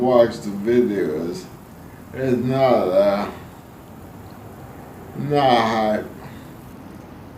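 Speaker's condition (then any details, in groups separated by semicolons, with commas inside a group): ALS; spasticity main symptom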